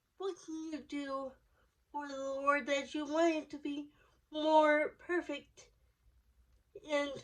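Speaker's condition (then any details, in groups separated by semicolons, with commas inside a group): Cerebral palsy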